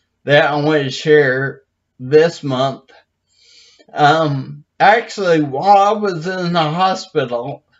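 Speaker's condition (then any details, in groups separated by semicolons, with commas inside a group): Brain injury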